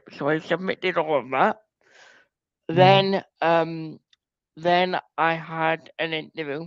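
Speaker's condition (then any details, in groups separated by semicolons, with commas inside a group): Cerebral palsy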